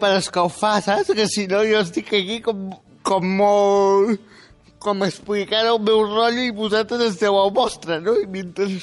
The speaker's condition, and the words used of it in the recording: Cerebral palsy. En canvi, tens el control de la parla, tens una capacitat, això, comunicativa, que et deia el director d'aquella escola